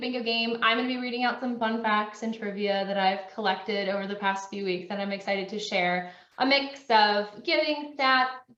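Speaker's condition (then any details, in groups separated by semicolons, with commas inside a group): No condition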